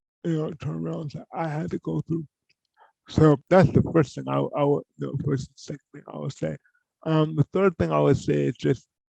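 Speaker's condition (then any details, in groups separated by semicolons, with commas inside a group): Cerebral palsy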